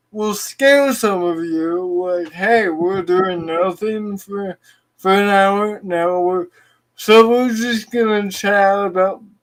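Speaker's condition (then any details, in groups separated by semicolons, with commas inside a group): Cerebral palsy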